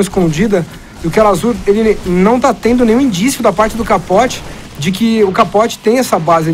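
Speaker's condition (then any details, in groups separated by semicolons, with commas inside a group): No condition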